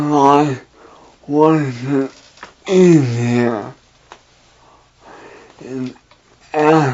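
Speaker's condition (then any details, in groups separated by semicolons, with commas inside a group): Traumatic brain injury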